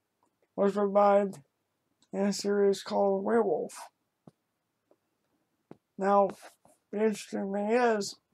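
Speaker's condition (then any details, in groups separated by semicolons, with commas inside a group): Cerebral palsy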